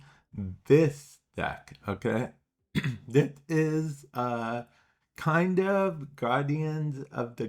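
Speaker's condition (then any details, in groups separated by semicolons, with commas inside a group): Cerebral palsy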